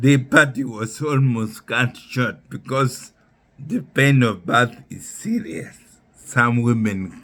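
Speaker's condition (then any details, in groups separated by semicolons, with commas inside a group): Neurological disease after torture; speech therapy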